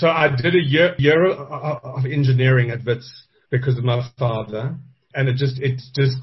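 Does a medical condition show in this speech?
Yes: stuttering; stuttering since childhood, lifelong speech impediment; stutter still present in adulthood; as child ordered food could say not wanted, feared speaking; here repeated sounds.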